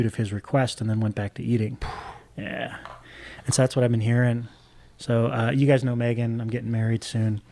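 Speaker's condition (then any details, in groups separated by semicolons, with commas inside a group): No condition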